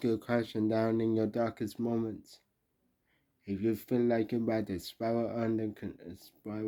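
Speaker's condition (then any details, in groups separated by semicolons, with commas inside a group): Traumatic brain injury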